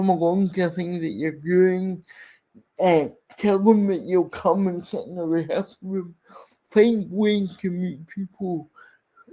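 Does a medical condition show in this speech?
Yes: cerebral palsy; speech impairment.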